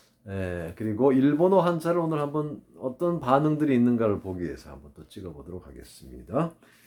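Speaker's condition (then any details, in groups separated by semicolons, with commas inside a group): No condition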